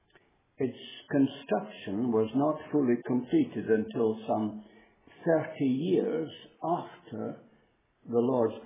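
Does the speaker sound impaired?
No.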